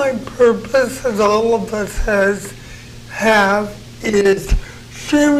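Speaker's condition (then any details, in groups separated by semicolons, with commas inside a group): Cerebral palsy; speech noticeably affected, may sound drunk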